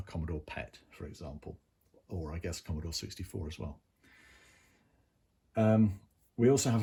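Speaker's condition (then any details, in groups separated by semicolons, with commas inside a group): No condition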